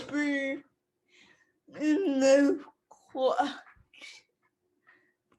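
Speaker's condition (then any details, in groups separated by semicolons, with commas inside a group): Cerebral palsy; speech affected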